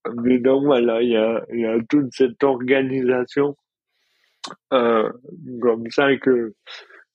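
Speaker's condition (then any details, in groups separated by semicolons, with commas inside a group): Dystonia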